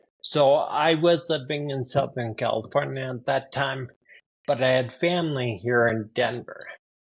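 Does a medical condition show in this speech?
Yes: ataxia sca15, spinocerebellar ataxia type 15; progressive neurodegenerative.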